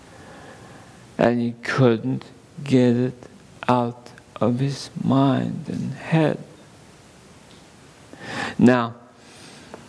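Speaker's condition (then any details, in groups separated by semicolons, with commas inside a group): ALS; under neurologist care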